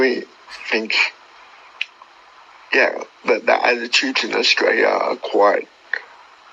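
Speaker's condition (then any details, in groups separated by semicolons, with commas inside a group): Cerebral palsy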